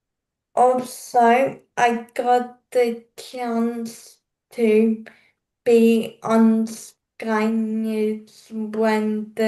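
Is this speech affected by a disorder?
Yes: cerebral palsy; slower speaking pace.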